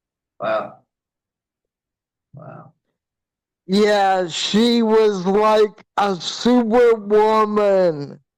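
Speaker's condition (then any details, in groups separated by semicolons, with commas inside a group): Hydrocephalus with shunt failure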